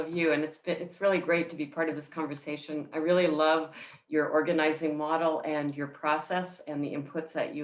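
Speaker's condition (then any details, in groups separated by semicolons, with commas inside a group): No condition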